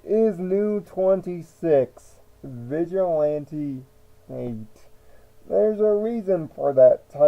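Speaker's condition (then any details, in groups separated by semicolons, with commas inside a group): Cerebral palsy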